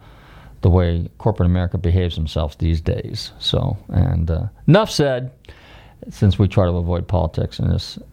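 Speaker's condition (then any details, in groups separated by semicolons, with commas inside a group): No condition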